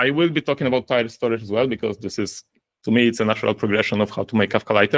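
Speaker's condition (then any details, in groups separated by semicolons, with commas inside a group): No condition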